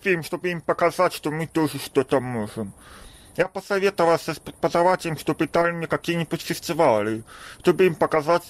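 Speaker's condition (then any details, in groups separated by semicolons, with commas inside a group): Deafness; congenital deafness, since birth, about 33 years, no hearing aid in childhood, attended school for deaf; able to speak despite poor hearing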